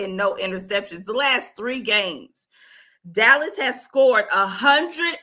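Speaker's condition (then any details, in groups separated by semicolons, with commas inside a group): No condition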